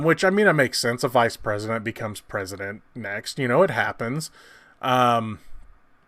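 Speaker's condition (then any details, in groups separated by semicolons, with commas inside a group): No condition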